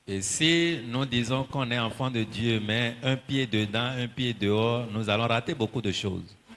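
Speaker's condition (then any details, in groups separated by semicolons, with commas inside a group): No condition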